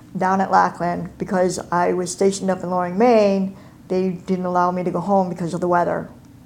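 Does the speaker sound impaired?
Yes: cleft palate and cleft lip; congenital.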